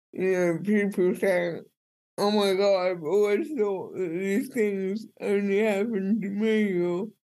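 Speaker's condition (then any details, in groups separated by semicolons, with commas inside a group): Cerebral palsy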